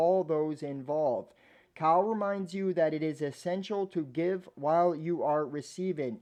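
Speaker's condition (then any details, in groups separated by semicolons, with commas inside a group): No condition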